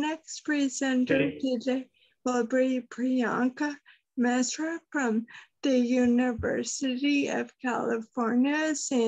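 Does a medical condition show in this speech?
Yes: Friedreich's ataxia.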